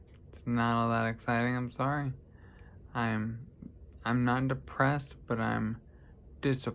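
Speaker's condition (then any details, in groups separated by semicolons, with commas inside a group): Traumatic brain injury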